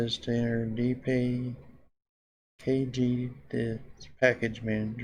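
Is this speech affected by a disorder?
Yes: Parkinson's disease.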